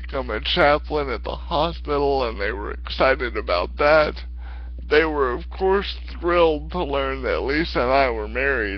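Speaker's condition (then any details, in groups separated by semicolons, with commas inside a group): Cerebral palsy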